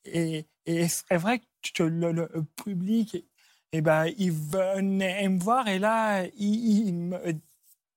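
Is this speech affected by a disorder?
Yes: stuttering; onset at about age 4 after grandmother's throat cancer, fluent before, once misdiagnosed as Gilles de la Tourette; no attempts to control stuttering; part-word and word repetitions, frequent euh fillers; here repeated words, prolonged sounds.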